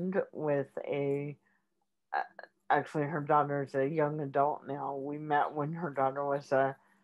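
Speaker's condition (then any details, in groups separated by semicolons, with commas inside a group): Cerebral palsy; form sparing cognition; early speech, speech therapy in elementary school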